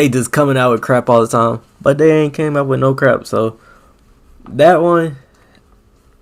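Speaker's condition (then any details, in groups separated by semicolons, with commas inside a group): No condition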